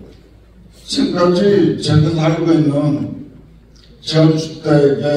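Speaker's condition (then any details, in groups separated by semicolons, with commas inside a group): Brain lesion disability; uses wheelchair, severely disabled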